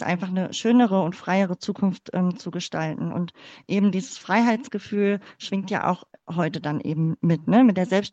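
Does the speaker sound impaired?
Yes: cleft palate; congenital.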